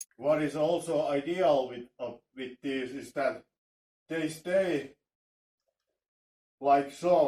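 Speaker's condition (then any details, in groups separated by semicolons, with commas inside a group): No condition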